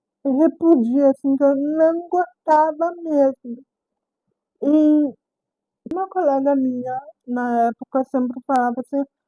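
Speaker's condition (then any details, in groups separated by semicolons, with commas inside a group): Cerebral palsy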